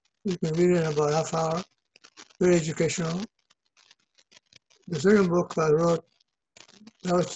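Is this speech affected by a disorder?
Yes: Parkinson's disease; Parkinson's known 14 years, believed environmental, naturopath blood tests high in lead and pesticides.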